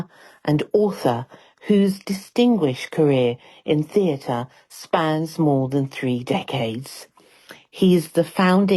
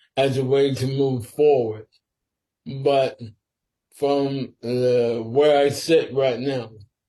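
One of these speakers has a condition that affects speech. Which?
The second: sporadic ALS; swallowing and breathing tested; must speak slower and carefully.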